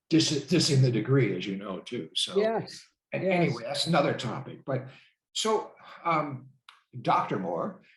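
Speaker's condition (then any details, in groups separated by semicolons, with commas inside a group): No condition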